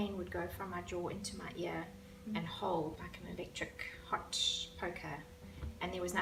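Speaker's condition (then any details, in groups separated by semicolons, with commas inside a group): No condition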